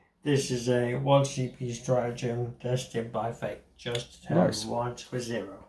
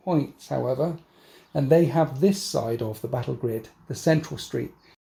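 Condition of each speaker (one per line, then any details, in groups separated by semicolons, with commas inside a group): Motor neuron disease; difficulty with fine hand tasks
No condition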